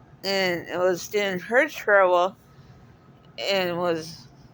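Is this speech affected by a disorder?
Yes: cerebral palsy; speaks differently.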